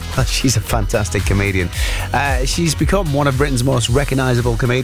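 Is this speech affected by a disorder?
No.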